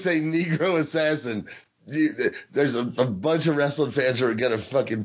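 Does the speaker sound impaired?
No.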